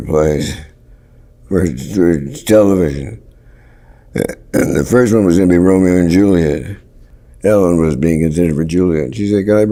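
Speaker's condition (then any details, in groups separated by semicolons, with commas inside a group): Parkinson's; worsening, often debilitating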